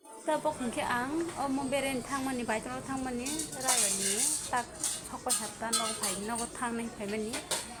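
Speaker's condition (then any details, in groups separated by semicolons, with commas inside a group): No condition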